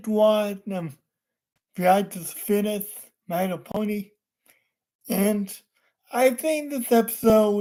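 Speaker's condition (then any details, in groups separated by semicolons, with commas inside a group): Cerebral palsy; wheelchair user, unable to walk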